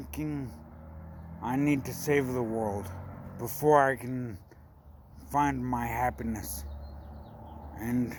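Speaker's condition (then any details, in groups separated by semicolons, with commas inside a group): Brain injury; right-side head impact, left side spastic and uncoordinated, right milder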